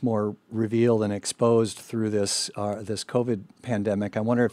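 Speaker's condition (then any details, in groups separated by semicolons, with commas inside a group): No condition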